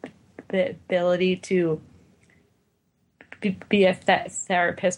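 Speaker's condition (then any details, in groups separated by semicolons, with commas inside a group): Stuttering; worsens with change and life transitions; recent period of increased stuttering struggle; big blocks, stops and exhales during blocks, long repetitive stutters, often anticipates stutter before words; repeated sounds, prolonged sounds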